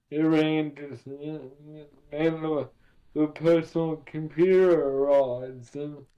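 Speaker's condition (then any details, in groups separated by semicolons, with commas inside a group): Cerebral palsy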